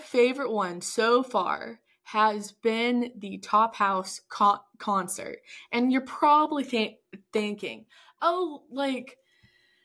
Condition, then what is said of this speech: Stuttering. Now, as I've gotten a bit older, it comes out a bit more than I actually like, but it is fine.